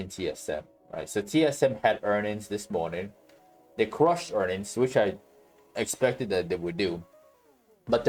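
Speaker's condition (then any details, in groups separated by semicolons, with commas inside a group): No condition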